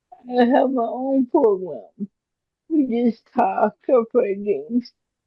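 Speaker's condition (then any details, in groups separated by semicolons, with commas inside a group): Cerebral palsy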